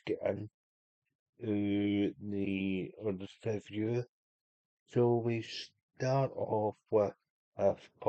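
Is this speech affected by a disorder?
Yes: cerebral palsy; unable to walk.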